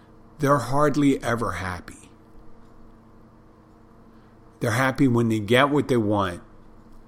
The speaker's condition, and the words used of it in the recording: No condition.